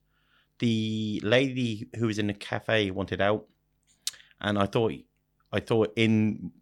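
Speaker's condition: Stutter; about five times worse when speaking German; prolonged sounds

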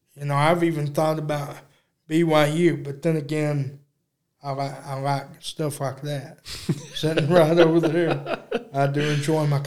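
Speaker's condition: Cerebral palsy; unable to walk

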